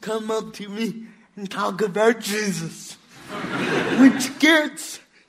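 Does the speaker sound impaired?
Yes: cerebral palsy; says cannot do voices.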